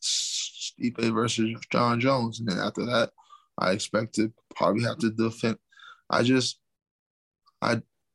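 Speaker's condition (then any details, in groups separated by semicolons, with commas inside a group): Stuttering; lifelong stutter, not caused by combat sports, father also stutters; commenters call speech slurred and mistake it for CTE; prolonged sounds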